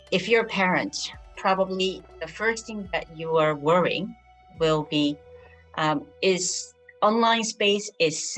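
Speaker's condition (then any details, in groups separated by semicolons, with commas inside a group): No condition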